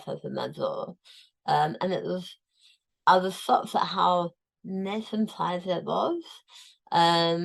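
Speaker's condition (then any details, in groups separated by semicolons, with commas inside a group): Tongue cancer, tongue removed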